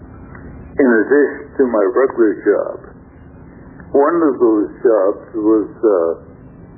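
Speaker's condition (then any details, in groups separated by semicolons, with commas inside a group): Stroke affecting throat muscles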